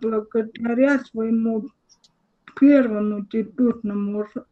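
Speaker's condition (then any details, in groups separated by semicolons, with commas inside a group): Cerebral palsy, spastic diplegia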